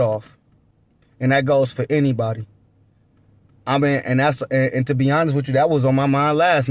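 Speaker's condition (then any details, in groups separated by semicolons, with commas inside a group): No condition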